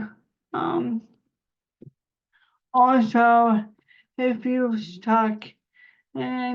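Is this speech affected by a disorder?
Yes: cerebral palsy; spasticity.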